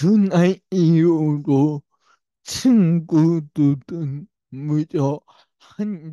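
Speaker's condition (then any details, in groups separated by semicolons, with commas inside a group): Brain lesion disability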